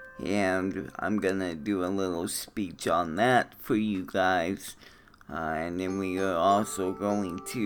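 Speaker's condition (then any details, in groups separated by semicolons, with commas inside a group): Cerebral palsy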